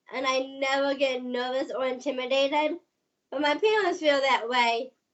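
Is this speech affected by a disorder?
Yes: Down syndrome.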